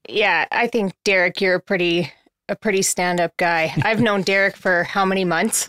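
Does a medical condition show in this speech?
No.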